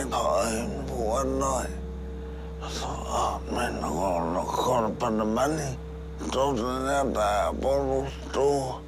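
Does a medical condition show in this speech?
Yes: brain injury; severe brain injury, fall from moving vehicle, head run over; 11 years since injury, long rehab; long rehab to regain talking.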